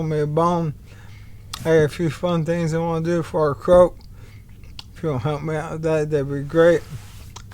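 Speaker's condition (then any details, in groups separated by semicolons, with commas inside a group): ALS; bulbar-upper onset, tongue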